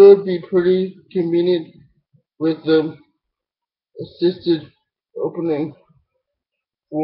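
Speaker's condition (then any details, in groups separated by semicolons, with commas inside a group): Cerebral palsy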